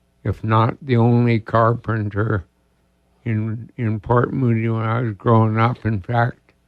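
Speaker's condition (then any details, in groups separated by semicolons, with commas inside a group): ALS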